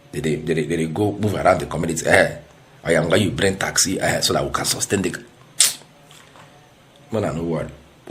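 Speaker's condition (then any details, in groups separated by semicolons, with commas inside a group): No condition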